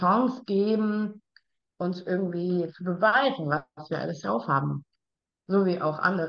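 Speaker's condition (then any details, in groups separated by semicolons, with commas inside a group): Down syndrome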